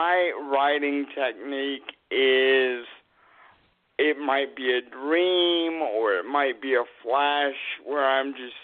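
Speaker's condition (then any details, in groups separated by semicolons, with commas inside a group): Cerebral palsy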